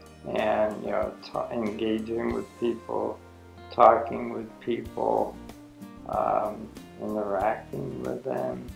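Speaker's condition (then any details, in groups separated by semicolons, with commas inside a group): ALS; affects arms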